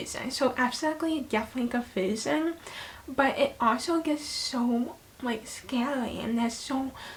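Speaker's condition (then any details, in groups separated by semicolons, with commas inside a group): Hemiplegic cerebral palsy; right hemiplegia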